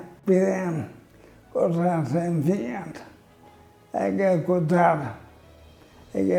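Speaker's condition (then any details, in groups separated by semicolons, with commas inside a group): Amyotrophic lateral sclerosis (ela)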